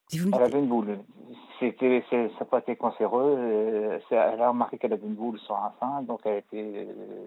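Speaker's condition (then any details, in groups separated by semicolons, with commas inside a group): Parkinson's disease; pronounced tremors at times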